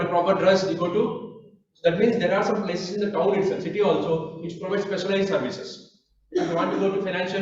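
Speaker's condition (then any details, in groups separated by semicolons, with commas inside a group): No condition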